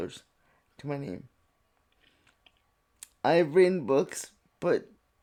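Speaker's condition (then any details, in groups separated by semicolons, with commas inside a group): Cerebral palsy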